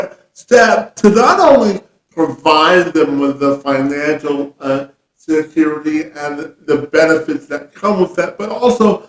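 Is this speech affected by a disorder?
Yes: cerebral palsy; spastic quadriplegic.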